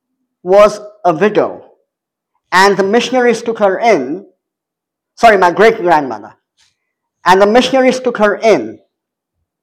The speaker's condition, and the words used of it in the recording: Cleft palate. I had major speech impediments growing up. I still have them.